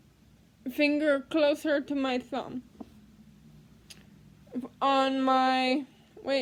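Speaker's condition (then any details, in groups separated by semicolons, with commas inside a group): Cerebral palsy; speech therapy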